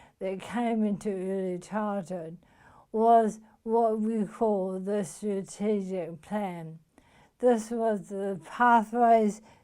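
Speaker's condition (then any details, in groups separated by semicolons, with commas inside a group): Motor neuron disease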